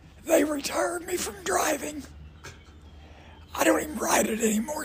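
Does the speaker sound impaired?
Yes: voice damage from cancer; cancer damage to voice box, fighting cancer about 10 years, given fatal prognosis 5 years ago; raspy voice, voice box destroyed by cancer.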